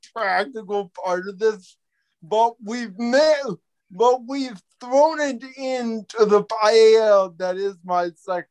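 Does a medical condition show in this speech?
Yes: cerebral palsy; quadriplegic, wheelchair user, can chew and eat solid food.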